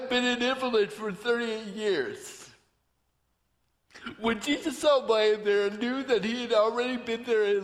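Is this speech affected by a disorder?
Yes: torsion dystonia; vocal cords twist with torso, voice cannot be controlled, altered speech.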